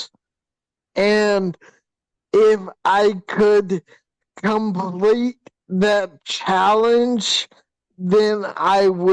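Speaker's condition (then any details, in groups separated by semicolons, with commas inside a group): Hydrocephalus with shunt failure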